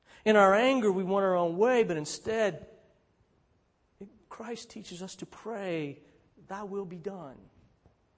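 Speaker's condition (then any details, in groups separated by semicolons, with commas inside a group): No condition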